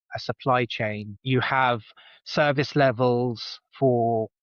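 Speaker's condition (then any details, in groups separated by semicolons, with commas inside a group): No condition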